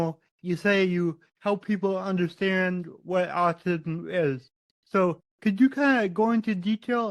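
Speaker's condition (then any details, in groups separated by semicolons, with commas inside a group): Cerebral palsy; listeners need extra patience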